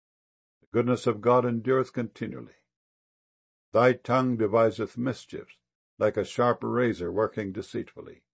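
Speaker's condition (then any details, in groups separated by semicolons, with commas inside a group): No condition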